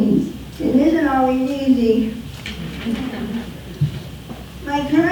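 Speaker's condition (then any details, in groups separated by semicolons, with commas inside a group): Spastic quadriplegic cerebral palsy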